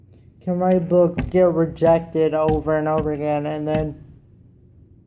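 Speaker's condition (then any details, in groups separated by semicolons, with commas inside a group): Cerebral palsy; wheelchair user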